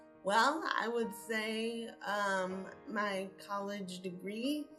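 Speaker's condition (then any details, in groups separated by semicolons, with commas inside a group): Cerebral palsy; from birth; diagnosed around preschool age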